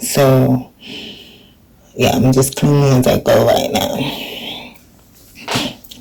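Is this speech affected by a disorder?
Yes: cerebral palsy.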